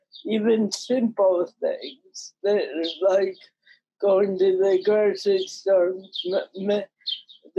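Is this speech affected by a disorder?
Yes: cerebral palsy; mild.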